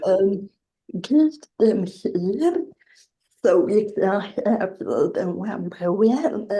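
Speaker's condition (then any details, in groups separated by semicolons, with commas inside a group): Generalized dystonia; generalized, leg weakness; progressed over time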